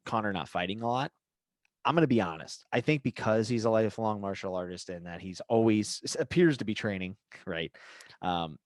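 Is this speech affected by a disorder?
No.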